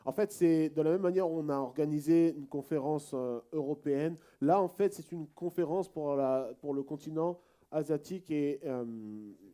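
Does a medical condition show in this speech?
No.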